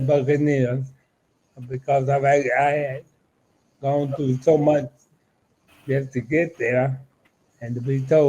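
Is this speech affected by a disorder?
Yes: ALS; about eight years since diagnosis.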